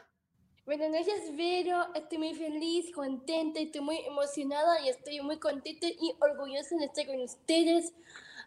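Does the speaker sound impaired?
Yes: Down syndrome; present from birth, heart surgery; about 21 years since birth, ongoing therapies.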